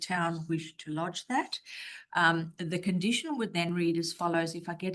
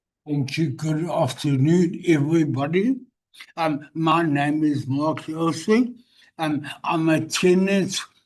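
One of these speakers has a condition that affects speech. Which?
The second: brain injury; wheelchair user; practising walking.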